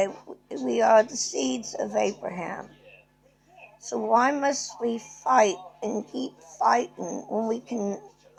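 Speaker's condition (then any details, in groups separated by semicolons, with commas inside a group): Cerebral palsy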